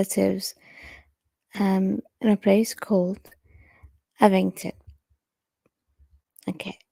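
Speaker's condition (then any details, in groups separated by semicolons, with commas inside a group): No condition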